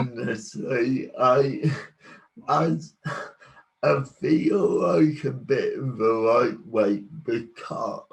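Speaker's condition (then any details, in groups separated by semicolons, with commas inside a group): Cerebral palsy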